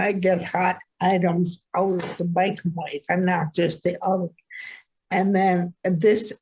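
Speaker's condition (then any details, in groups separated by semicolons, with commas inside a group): Ataxia; Friedreich's form, late adult onset, balance, coordination, walking affected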